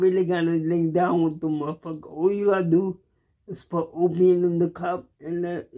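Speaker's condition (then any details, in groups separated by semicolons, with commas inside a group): Cerebral palsy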